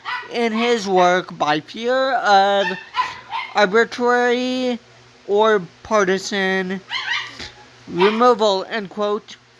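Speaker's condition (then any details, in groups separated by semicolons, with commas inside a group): Cerebral palsy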